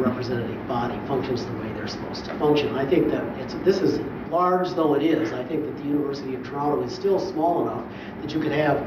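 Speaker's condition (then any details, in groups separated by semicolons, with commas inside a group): No condition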